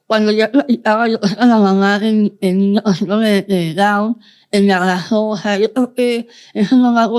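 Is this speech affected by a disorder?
Yes: Moebius syndrome, congenital.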